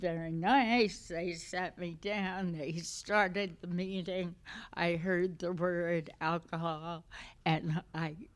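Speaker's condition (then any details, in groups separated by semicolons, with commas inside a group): Essential tremor; essential tremor affecting voice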